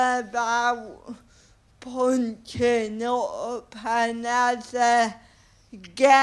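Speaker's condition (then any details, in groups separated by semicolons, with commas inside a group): Cerebral palsy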